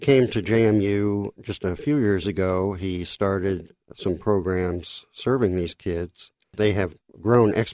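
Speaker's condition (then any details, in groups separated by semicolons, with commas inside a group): Cleft lip and palate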